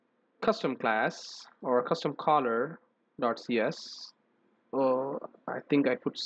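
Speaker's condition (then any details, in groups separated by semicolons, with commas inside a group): No condition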